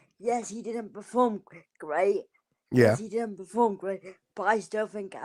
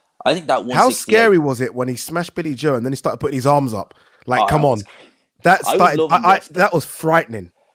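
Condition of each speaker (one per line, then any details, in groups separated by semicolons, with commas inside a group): Cerebral palsy; frequent hospital stays
No condition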